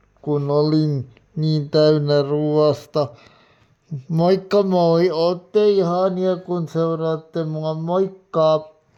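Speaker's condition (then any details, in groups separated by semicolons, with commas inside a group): Cerebral palsy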